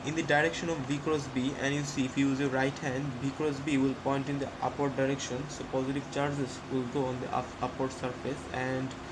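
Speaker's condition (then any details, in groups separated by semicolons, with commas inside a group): No condition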